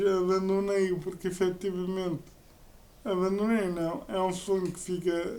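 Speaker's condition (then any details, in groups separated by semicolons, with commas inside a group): Cerebral palsy; uses a wheelchair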